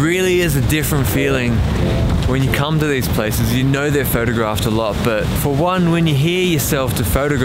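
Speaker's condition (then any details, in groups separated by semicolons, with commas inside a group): No condition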